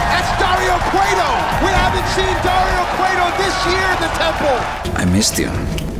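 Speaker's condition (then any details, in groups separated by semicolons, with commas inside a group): No condition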